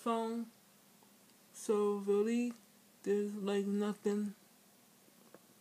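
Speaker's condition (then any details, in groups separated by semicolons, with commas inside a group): Speech impairment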